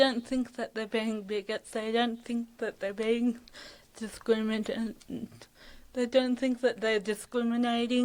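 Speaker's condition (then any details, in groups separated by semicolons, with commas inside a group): Cerebral palsy (athetoid); fatigue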